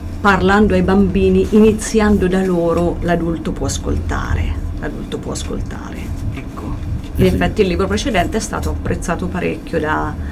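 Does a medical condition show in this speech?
No.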